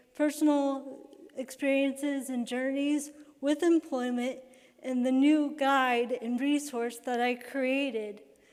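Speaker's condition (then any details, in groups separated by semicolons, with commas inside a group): Cerebral palsy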